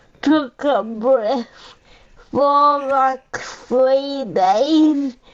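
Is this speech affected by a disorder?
Yes: cerebral palsy; powerchair user.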